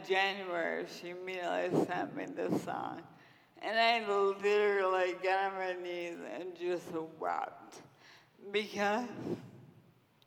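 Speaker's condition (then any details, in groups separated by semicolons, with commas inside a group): Friedreich's ataxia; diagnosed in twenties at u of m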